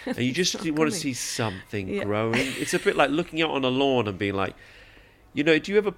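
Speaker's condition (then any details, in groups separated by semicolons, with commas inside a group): No condition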